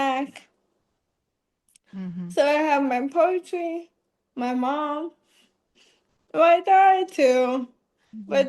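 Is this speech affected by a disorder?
Yes: ALS.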